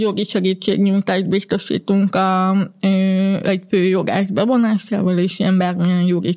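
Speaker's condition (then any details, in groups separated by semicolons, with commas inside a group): Hearing impairment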